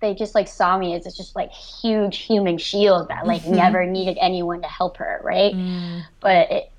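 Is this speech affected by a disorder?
Yes: cleft lip and palate; severe congenital cleft lip and palate, 23 surgeries by 17, ischemic stroke at 18, post-stroke seizures; after stroke unable to speak, write or converse, dyslexia, speech pathologist and cognitive therapy, speech regained.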